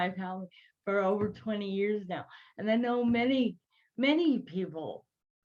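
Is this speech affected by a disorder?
Yes: cerebral palsy.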